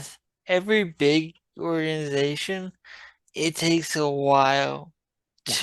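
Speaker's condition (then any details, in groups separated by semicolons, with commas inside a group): Traumatic brain injury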